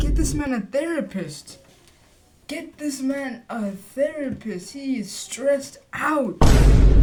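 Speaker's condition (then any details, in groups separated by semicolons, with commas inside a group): No condition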